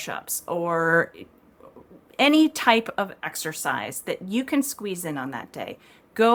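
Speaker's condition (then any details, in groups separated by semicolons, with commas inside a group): No condition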